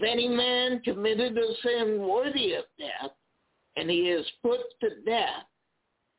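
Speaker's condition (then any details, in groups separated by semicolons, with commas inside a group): Spasmodic dysphonia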